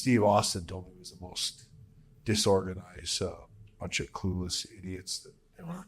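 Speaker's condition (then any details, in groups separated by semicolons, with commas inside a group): No condition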